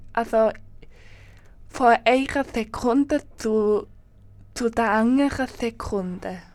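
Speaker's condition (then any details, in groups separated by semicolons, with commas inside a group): Cerebral palsy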